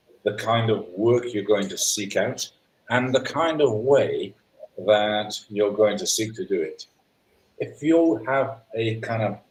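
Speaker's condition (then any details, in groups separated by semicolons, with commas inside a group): No condition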